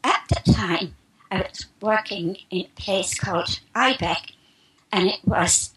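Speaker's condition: Spasmodic dysphonia; about 3 years since onset

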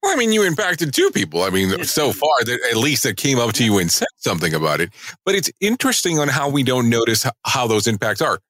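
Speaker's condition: No condition

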